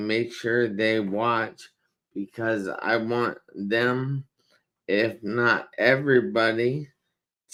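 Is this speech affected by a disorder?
Yes: traumatic brain injury.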